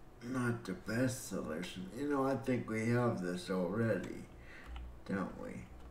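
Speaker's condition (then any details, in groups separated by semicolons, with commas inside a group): Cerebral palsy; breathing fine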